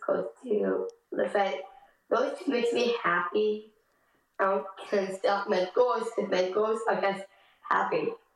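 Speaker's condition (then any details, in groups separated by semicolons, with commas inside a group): Down syndrome; age 14; short answers, mother prompts and completes some answers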